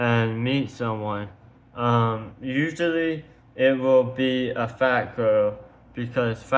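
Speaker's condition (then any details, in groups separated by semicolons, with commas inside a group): Tongue cancer surgery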